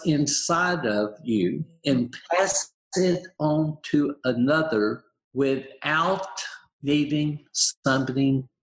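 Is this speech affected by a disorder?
Yes: aphasia, apraxia, dysarthria after stroke; motor apraxia, dysarthria from stroke, lost reading and writing, doctors said would never talk; one year three months post-stroke, practices speech four hours daily, helped by St. Petersburg aphasia center; initially mute, plans each sentence, interruption loses it, mistaken for drunk, carries aphasia card.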